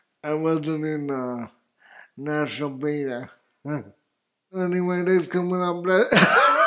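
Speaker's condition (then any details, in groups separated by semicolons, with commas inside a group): Cerebral palsy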